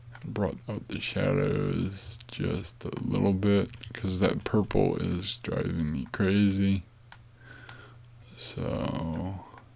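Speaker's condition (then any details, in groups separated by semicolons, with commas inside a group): Cerebral palsy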